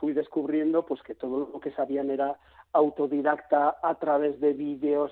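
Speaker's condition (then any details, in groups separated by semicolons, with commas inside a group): No condition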